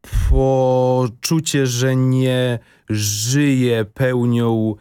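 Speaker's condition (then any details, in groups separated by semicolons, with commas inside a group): Stuttering; no longer constantly monitors possible stuttering in social situations; audible stuttering, tension when speaking, fear of speaking; prolonged sounds, blocks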